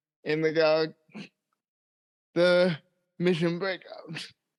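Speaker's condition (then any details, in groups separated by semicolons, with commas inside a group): Cerebral palsy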